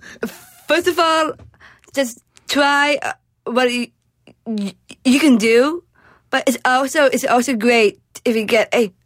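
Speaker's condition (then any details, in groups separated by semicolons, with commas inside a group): Down syndrome; speaks publicly on Special Olympics' behalf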